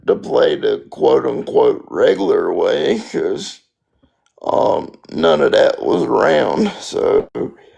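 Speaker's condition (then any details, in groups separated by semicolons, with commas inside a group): Spastic quadriplegic cerebral palsy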